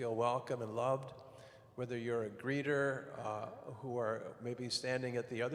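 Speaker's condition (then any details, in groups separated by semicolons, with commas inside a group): No condition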